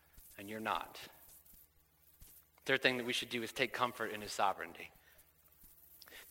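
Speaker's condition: No condition

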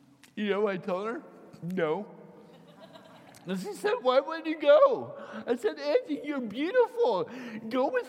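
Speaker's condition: Cerebral palsy, mild; head fell forward chin to chest, walking regained through swimming and swim therapy

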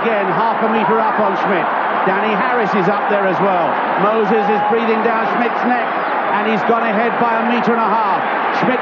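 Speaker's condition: No condition

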